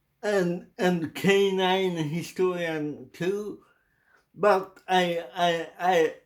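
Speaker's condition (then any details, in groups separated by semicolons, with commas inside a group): Cerebral palsy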